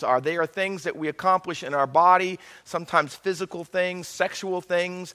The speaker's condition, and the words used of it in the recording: None; typical speech.